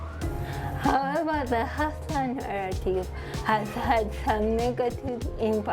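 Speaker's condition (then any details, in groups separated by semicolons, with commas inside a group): Cerebral palsy; from birth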